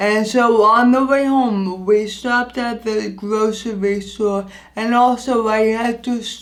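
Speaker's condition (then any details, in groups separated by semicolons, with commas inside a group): Anoxic brain injury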